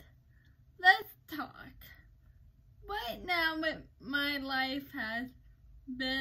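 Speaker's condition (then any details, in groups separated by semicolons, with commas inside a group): Cerebral palsy; uses crutches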